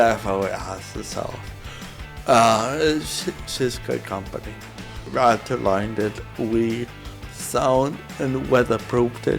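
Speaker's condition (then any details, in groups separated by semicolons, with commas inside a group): Cerebral palsy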